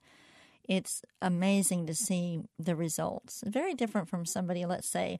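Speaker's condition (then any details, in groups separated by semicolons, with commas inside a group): Cleft palate; congenital cleft palate, much speech therapy; communication disorder, helped by speaking with intent and more effort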